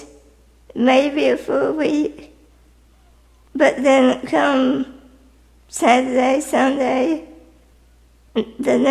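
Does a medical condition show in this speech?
Yes: spinal muscular atrophy type 2.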